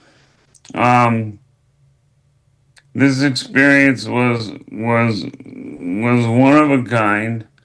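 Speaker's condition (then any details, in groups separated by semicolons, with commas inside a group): ALS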